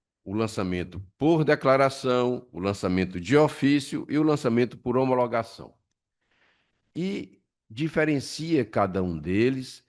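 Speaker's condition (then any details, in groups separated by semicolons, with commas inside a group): No condition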